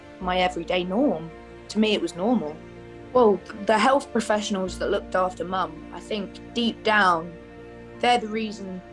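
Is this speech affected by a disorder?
No.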